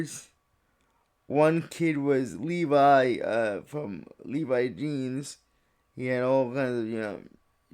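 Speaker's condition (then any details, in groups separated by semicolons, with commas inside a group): Cerebral palsy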